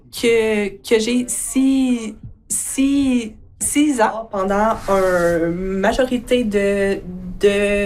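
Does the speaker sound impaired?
Yes: stuttering; stuttering since age six; here repeated sounds, prolonged sounds.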